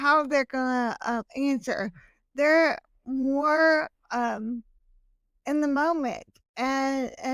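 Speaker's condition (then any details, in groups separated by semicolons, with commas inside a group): Hemiplegic cerebral palsy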